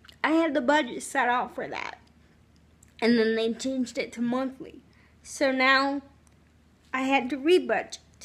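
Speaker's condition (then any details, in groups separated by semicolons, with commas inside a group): Cerebral palsy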